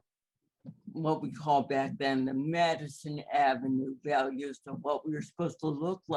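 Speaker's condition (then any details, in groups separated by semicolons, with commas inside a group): Cerebral palsy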